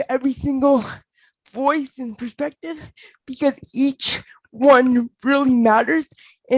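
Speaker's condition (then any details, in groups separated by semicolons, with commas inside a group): Cerebral palsy; mainly fine motor and speech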